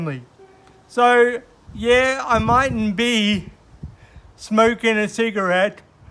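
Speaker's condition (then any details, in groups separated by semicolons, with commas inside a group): Cerebral palsy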